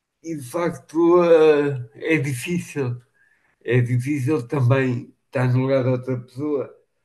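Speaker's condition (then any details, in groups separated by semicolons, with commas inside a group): Machado-Joseph disease (sca3)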